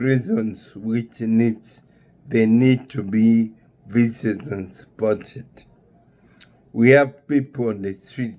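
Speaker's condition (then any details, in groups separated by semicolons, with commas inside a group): Neurological disease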